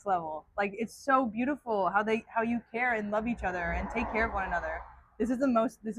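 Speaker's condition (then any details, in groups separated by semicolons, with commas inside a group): No condition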